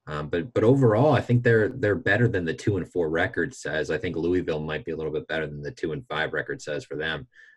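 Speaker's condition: No condition

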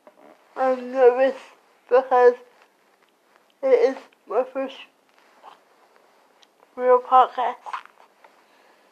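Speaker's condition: Cerebral palsy; slurred speech

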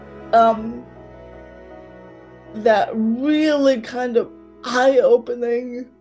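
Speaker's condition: Cerebral palsy, mild; mouth affected

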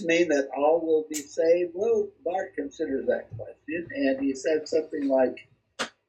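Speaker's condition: Cerebral palsy; speech not affected

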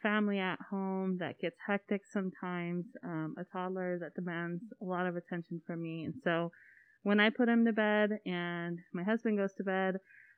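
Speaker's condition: No condition

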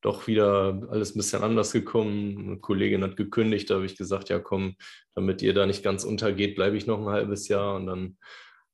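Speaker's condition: No condition

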